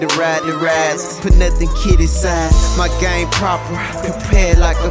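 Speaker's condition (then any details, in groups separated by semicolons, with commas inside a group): No condition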